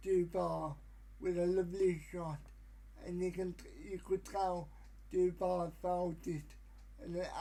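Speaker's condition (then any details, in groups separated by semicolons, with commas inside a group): Cerebral palsy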